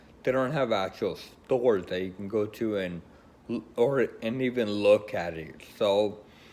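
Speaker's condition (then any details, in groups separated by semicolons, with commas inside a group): Friedreich's ataxia; choosing a wheelchair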